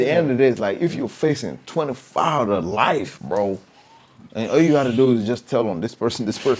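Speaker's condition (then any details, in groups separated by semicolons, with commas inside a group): No condition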